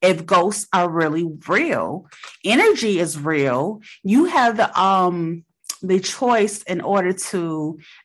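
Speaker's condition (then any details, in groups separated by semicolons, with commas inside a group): No condition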